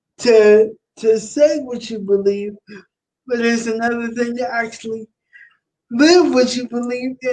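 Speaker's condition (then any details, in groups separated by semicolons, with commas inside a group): Cerebral palsy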